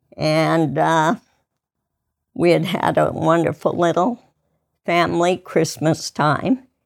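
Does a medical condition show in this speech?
Yes: ALS; rare incurable progressive neurodegenerative disease, diagnosed about 3 years ago, lost ability to walk, wheelchair user; about 3 years since diagnosis, cannot walk, arms and hands still move somewhat.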